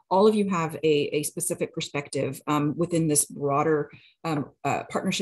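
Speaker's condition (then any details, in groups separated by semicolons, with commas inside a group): No condition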